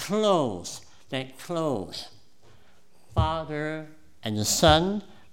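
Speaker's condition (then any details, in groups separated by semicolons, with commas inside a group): Cleft palate; congenital cleft palate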